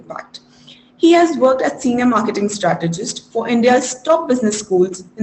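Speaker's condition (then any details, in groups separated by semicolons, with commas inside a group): No condition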